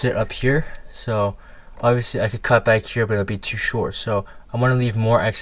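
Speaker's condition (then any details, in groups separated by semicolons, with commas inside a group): No condition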